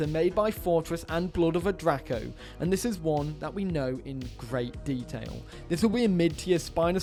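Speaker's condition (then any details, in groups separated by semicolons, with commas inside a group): No condition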